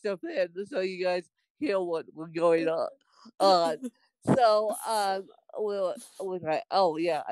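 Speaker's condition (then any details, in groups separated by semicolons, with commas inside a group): Cerebral palsy, mixed, moderate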